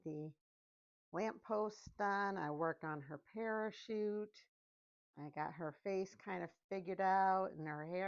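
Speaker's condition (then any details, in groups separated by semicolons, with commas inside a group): No condition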